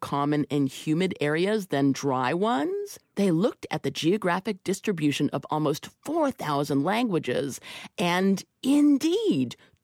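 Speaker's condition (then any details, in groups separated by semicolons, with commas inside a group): No condition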